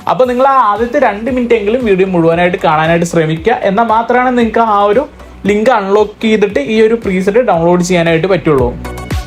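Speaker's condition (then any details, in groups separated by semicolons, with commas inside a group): No condition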